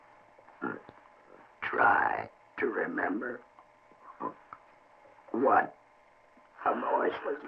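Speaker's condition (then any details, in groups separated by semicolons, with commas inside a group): Laryngectomy, oesophageal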